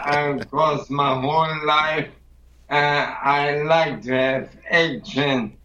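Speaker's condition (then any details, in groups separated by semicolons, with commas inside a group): ALS; progressive muscle weakness first noticed doing push-ups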